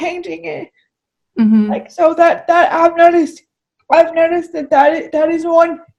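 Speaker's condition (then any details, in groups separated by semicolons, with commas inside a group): Cerebral palsy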